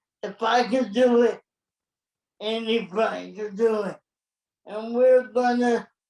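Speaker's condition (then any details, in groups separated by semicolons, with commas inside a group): Cerebral palsy; present from birth, premature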